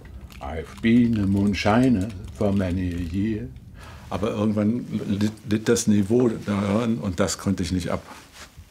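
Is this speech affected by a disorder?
Yes: Parkinson's disease; lost fine motor dexterity, reduced arm swing noticed by wife Karin, harder foot rolling, slowed on pen test; no brain pacemaker, daily gymnastics, weekly occupational therapy with Dachau Parkinson self-help group, Ping Pong Parkinson table tennis; name retrieval difficulties, formerly a very quick talker.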